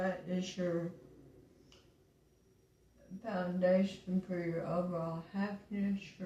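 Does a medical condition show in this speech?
Yes: throat cancer radiation damage.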